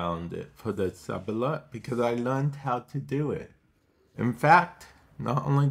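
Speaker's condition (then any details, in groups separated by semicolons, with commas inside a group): Cerebral palsy; affects speech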